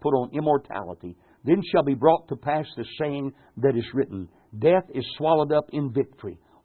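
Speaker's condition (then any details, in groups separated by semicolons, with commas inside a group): No condition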